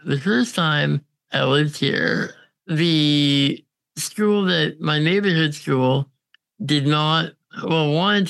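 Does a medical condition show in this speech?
Yes: congenital muscular dystrophy; diagnosed at 6 months, chronically physically disabled.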